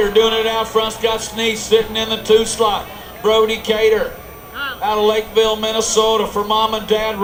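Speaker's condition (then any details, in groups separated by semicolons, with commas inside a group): No condition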